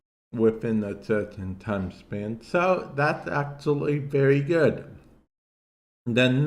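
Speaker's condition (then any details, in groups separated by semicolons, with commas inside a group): Cerebral palsy; affects speech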